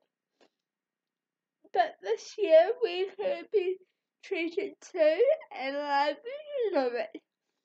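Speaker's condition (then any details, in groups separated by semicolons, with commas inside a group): Cerebral palsy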